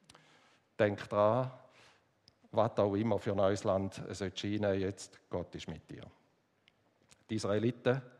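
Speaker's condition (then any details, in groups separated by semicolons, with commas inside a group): No condition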